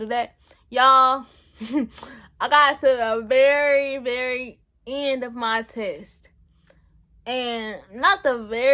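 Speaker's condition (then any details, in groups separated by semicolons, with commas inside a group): Cerebral palsy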